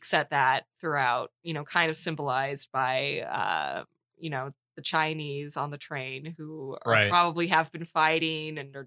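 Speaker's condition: No condition

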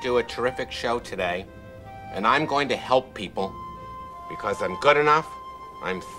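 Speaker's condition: No condition

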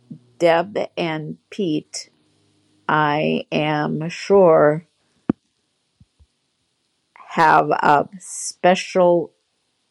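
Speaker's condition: Aphasia after stroke

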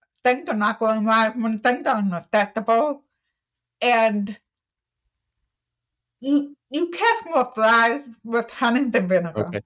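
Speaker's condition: Deaf, cochlear implant user; cannot use phone

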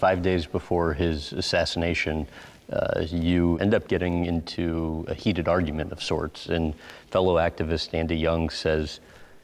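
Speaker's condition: No condition

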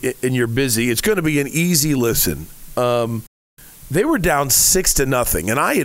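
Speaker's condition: No condition

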